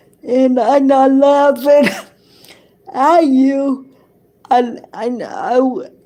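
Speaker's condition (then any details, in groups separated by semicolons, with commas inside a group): Cerebral palsy; present from birth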